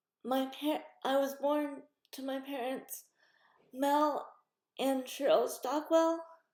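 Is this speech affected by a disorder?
Yes: cerebral palsy.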